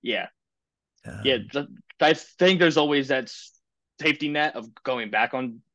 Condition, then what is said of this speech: Stuttering. Though I may look tense, it's just me getting stuck.